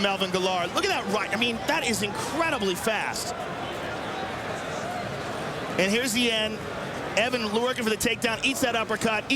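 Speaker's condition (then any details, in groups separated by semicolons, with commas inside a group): No condition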